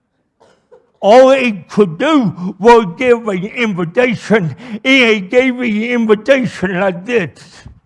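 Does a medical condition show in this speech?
Yes: cerebral palsy.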